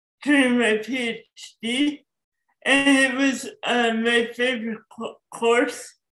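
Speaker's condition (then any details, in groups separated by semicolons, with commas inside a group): Cerebral palsy; moderate to severe, wrote dissertation with typist in another state, works remotely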